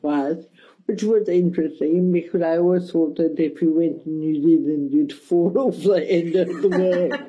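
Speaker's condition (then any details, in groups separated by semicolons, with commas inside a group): Cerebral palsy, mild; speech mildly affected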